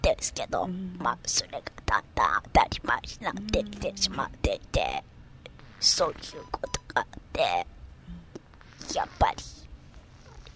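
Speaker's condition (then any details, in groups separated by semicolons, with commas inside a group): Myasthenia gravis; ventilator since age 26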